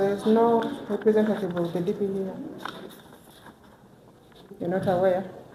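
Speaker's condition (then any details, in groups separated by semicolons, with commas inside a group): No condition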